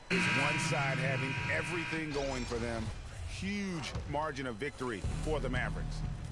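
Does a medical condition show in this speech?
No.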